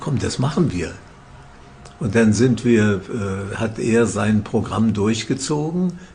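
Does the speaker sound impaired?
Yes: Parkinson's disease; first diagnosed by a psychiatrist, treated by professor Jens Volkmann in Würzburg.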